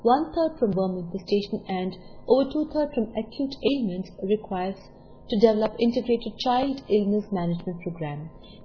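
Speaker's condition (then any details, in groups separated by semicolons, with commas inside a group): No condition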